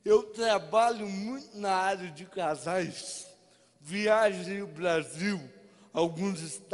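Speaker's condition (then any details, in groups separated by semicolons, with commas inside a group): Cerebral palsy; no speech as child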